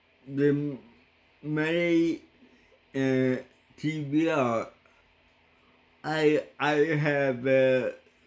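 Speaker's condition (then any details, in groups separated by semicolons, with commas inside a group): Cerebral palsy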